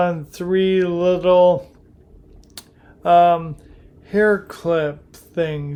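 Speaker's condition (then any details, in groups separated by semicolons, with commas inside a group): Primary lateral sclerosis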